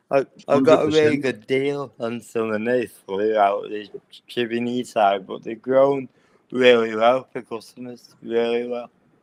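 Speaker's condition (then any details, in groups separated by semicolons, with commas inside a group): Cerebral palsy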